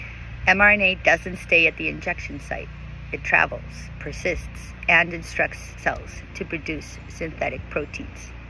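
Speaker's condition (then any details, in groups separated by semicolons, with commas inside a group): No condition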